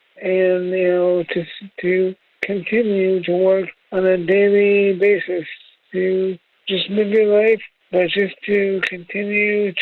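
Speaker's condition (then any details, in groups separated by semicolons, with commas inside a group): Traumatic brain injury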